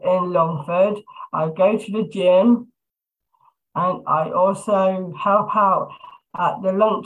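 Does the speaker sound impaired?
Yes: Down syndrome; lives independently with support hours, manages own personal care and medication.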